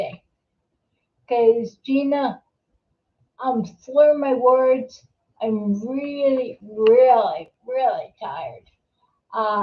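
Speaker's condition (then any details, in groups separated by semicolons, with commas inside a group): Multiple sclerosis; secondary progressive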